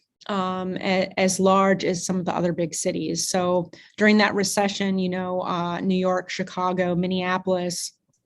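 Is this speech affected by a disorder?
No.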